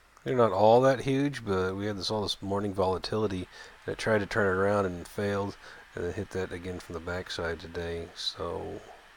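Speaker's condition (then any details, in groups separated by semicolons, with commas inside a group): No condition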